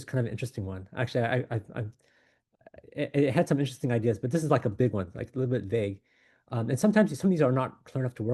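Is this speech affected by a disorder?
No.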